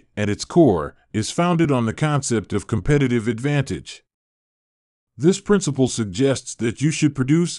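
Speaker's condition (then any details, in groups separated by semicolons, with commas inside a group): No condition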